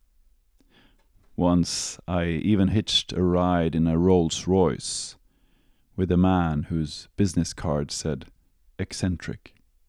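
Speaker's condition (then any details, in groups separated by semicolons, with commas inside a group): No condition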